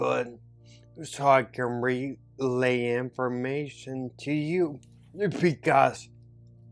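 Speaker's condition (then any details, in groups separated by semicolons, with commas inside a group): Neurological disability (takes dalfampridine)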